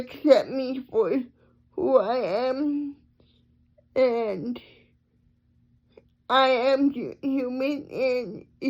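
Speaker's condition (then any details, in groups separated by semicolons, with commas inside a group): Cerebral palsy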